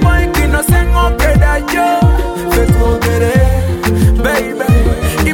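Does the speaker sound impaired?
No.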